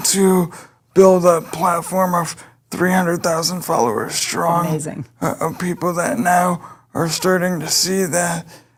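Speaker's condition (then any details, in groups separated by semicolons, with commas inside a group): Cerebral palsy; able to speak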